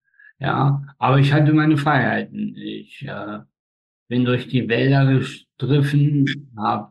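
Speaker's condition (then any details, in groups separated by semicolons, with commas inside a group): Spastic tetraparesis; all four limbs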